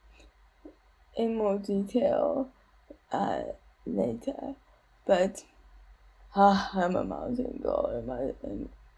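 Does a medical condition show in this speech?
Yes: cerebral palsy; diagnosed at 11 months, full-time motorized wheelchair user, never able to walk independently; voice may go down sometimes, slower to take breaths, limited lung capacity, energy and effort.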